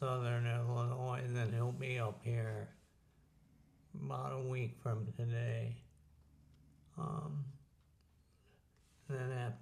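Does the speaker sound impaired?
Yes: ALS; terminal, crippling disease; doctors estimate less than 12 months to live, declining tracheotomy, may soon need full-time breathing support; some speaking ability already lost.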